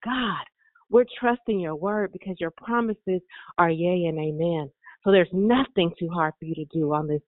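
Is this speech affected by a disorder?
No.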